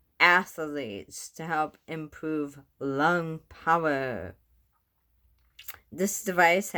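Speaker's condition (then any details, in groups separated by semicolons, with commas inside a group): Bulbar onset ALS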